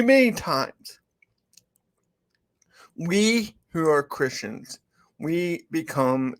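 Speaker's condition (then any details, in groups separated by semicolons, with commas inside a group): Cerebral palsy; from birth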